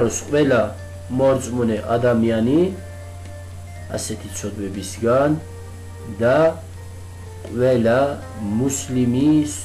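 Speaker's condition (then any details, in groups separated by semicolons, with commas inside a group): No condition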